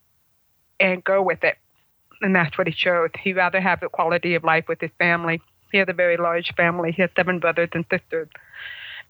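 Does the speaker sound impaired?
Yes: congenital hearing loss; congenital deafness, mother had German measles in pregnancy, about 75% hearing loss; cannot hear motorcycle engine or tires, relies on other cues to shift gear.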